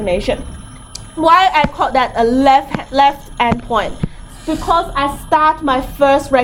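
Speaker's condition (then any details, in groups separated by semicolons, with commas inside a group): No condition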